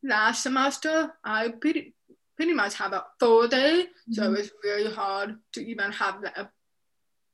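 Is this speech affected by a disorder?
Yes: deafness, profound, severe; speech therapy for speaking and listening in deaf and hard of hearing program.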